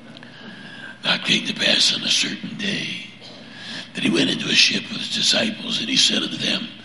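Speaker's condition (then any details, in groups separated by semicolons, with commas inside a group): Laryngeal cancer; prior chemo and radiation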